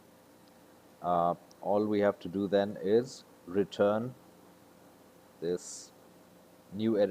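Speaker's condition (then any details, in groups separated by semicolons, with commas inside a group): No condition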